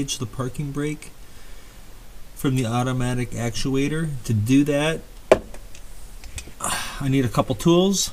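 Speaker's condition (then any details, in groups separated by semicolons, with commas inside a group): No condition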